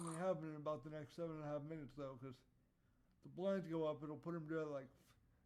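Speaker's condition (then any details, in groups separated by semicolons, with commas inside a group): Cerebral palsy; voice tone sometimes odd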